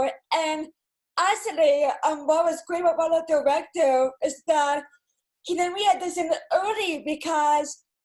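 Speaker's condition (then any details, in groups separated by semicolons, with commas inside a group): Cerebral palsy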